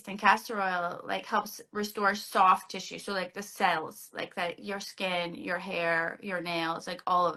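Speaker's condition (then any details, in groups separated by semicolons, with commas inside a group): No condition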